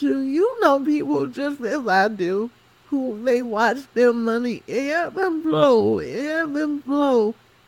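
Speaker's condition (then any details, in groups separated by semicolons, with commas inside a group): Cerebral palsy; speech affected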